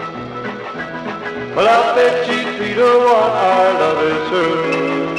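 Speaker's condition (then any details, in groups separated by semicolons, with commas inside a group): No condition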